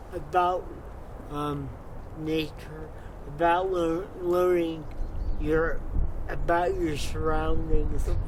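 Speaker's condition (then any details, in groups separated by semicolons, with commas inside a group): Cerebral palsy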